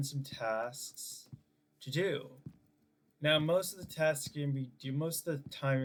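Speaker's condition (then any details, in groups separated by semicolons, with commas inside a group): No condition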